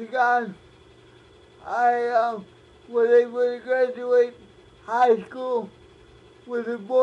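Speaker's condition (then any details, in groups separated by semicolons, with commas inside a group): Cerebral palsy, spastic, mild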